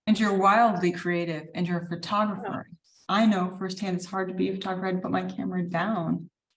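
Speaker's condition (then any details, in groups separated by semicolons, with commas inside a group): No condition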